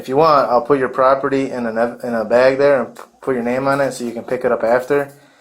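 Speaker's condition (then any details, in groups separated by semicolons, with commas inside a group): No condition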